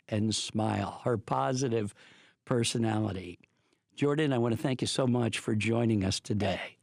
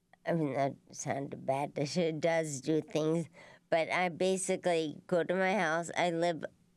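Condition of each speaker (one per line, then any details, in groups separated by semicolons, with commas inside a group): No condition
Traumatic brain injury; car accident, affects voice and movement; 3.5 years since injury, cane, occupational and physical therapy; voice changed, much improved, formerly speech therapy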